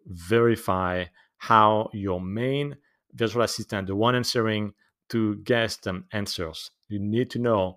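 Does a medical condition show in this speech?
No.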